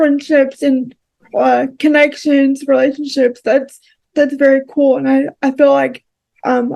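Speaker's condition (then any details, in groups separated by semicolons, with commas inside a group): Cerebral palsy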